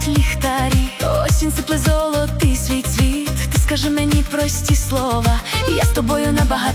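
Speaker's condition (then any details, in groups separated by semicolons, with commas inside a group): No condition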